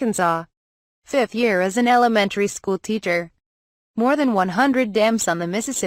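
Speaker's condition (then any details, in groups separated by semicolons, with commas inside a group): No condition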